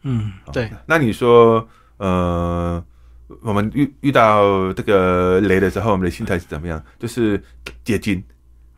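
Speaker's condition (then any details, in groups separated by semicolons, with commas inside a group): Hearing impairment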